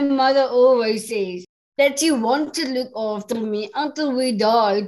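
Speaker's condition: Down syndrome; English is second language

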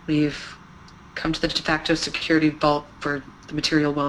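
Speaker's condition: No condition

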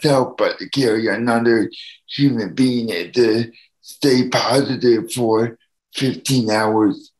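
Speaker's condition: Cerebral palsy; needs help from others

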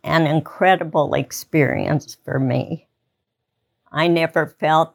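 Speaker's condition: ALS; about 3 years since diagnosis, cannot walk, wheelchair, arms and hands still move somewhat

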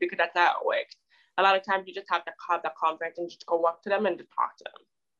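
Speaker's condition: Deafness; wears hearing aid

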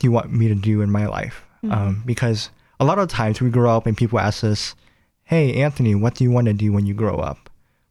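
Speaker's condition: Cleft palate; nose and lip

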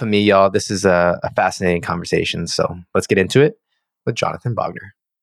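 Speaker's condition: No condition

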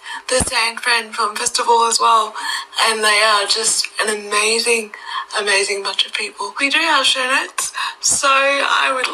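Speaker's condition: Cerebral palsy; wheelchair user, needs support worker, none available pre-ndis

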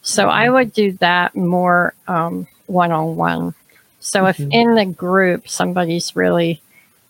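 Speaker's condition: Cleft palate, severe; congenital

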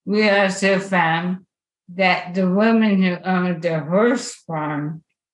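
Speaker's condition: ALS; sporadic, onset with wrist weakness and reduced grip, odd EMG read as carpal tunnel, widespread twitching; voice changed, can no longer sing or perform, voice banked

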